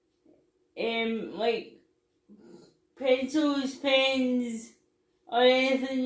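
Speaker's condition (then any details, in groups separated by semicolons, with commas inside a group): Cerebral palsy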